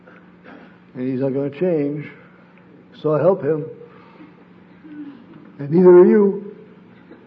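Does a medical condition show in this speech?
Yes: Parkinson's disease; diagnosed while wife was dying of cancer, lost balance and body coordination.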